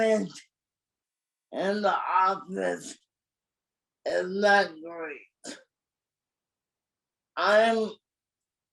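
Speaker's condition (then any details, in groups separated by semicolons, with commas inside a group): Cerebral palsy; from birth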